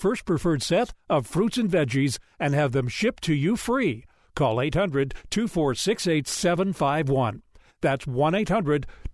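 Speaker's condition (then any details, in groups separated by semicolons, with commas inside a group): No condition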